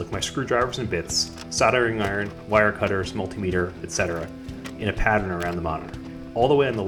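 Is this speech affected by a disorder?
No.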